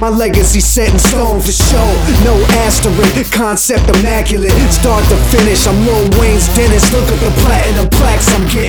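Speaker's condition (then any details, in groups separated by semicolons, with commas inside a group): No condition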